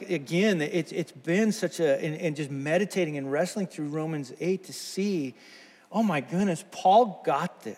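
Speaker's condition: No condition

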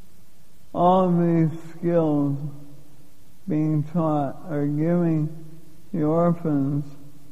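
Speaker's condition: Lou Gehrig's disease; given 3 to 5 years to live

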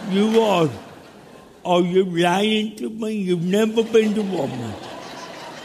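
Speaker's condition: Cerebral palsy; from birth, stillborn, born dead first 18 minutes of life; still has cerebral palsy; speech impediment

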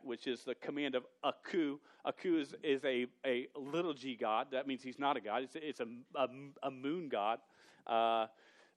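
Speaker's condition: Stuttering; long-standing stutter, present over 24 years, once fought calling to teach because unable to talk; stammers when nervous; repeated words

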